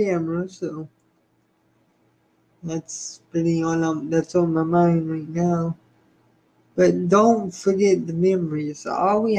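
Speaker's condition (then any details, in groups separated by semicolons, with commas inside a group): Spastic cerebral palsy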